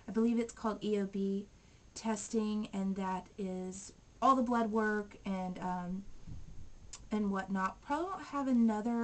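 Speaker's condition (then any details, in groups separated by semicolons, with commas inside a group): No condition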